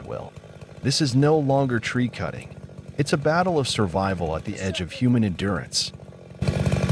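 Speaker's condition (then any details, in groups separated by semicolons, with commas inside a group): No condition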